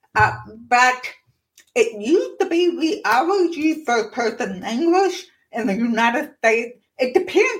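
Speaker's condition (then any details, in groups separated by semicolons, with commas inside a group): Profound deafness, born profoundly deaf, cochlear implant; deaf accent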